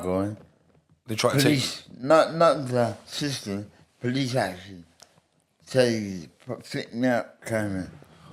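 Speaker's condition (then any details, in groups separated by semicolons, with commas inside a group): Medication-induced speech impediment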